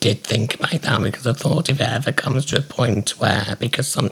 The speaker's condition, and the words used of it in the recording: Laryngectomy. At first, I was very nervous going back to work, facing people, because, you know, it is a strange little voice for somebody to come across.